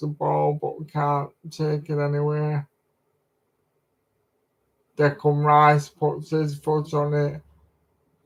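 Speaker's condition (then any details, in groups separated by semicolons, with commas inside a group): Cerebral palsy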